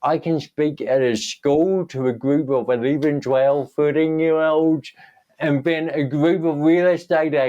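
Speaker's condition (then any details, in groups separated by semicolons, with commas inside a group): Cerebral palsy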